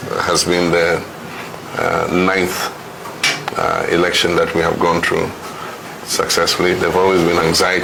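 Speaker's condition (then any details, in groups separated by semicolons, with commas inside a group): No condition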